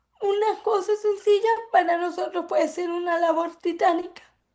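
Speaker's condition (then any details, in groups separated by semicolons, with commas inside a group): Cerebral palsy; affects speech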